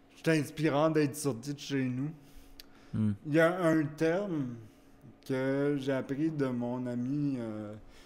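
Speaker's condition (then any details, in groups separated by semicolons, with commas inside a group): Cerebral palsy; wheelchair use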